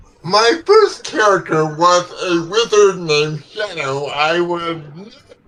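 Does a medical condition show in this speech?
Yes: cerebral palsy; legs affected.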